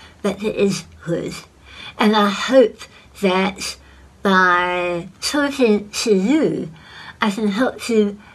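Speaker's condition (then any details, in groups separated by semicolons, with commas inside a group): Head and neck cancer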